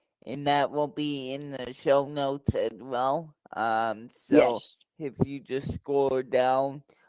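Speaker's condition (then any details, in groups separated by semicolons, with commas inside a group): Cerebral palsy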